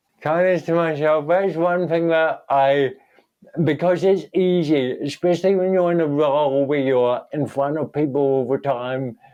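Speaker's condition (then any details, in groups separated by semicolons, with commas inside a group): Cerebral palsy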